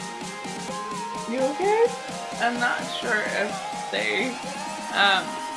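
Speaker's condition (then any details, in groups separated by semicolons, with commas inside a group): Cerebral palsy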